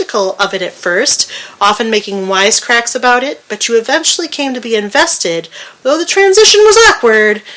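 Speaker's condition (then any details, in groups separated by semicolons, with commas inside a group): No condition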